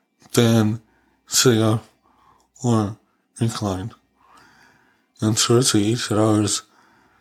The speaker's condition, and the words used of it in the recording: ALS (motor neuron disease). Not just for my comfort, but until I have a voice, not great, and your knowledge of my conditions of it, you educate.